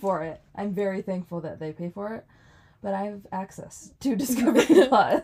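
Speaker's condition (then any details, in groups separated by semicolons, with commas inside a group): No condition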